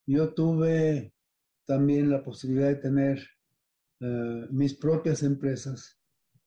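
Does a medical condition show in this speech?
Yes: Parkinson's disease; onset 12 to almost 13 years ago, age 93, dopamine pills, affects smell, taste, balance, body rigidity; no tremor, fairly controlled, sudden difficulty swallowing and salivating about four months ago.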